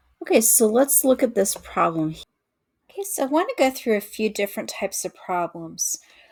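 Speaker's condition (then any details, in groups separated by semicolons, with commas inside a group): No condition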